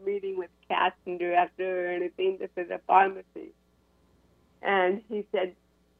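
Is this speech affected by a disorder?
Yes: cerebral palsy; ongoing Botox for chronic pain, constant uncontrollable brain signals against spinal hardware.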